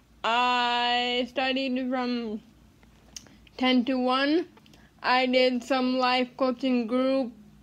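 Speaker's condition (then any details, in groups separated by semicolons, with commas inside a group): Cerebral palsy; spasticity, tight muscles such as hamstrings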